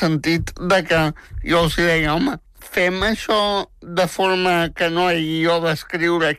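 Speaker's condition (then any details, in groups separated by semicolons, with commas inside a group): Spastic tetraplegic cerebral palsy; premature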